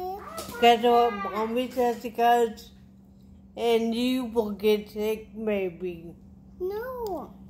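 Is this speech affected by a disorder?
Yes: traumatic brain injury.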